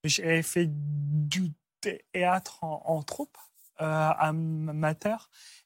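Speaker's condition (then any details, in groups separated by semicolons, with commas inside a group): Stuttering; onset at about age 4 after grandmother's throat cancer, fluent before, once misdiagnosed as Gilles de la Tourette; no attempts to control stuttering; part-word and word repetitions, frequent euh fillers; prolonged sounds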